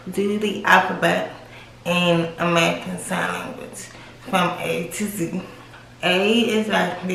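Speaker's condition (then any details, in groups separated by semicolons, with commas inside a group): Cerebral palsy; from birth, left leg affected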